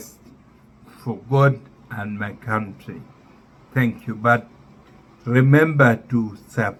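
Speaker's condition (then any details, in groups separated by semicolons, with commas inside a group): Neurological disease after spinal surgery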